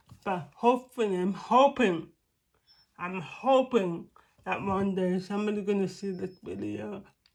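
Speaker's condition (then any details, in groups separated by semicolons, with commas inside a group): Cerebral palsy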